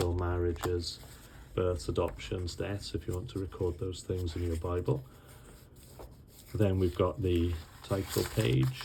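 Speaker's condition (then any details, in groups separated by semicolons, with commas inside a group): No condition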